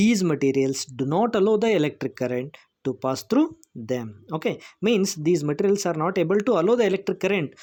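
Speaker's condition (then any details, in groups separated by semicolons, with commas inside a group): No condition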